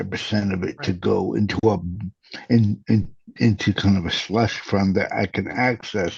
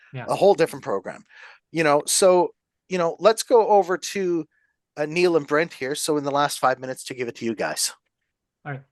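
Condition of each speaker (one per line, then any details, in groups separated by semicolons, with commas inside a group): Cerebral palsy
No condition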